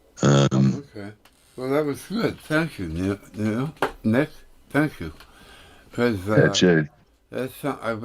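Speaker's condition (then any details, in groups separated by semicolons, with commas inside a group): Tongue cancer; tongue burns when food touches it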